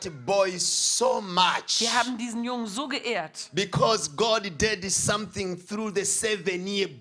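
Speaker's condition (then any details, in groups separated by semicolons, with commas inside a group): No condition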